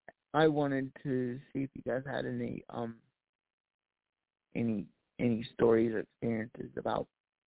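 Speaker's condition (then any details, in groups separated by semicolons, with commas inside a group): Cerebral palsy; past challenges speaking up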